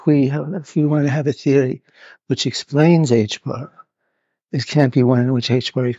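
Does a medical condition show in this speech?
Yes: Parkinson's; must move about during interview, reports not feeling very well.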